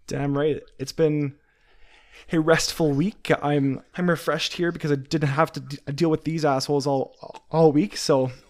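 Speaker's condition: Stutter; genuine stutter, stutters more when hosting, long blocks, word and part-word repetitions; repeated sounds, repeated words

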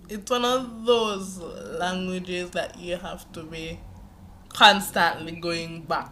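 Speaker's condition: Cerebral palsy

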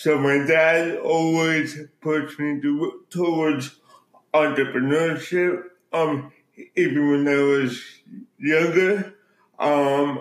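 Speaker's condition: Cerebral palsy

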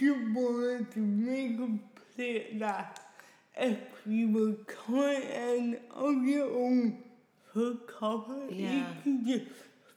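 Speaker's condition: Cerebral palsy; hears own speech differently from listeners

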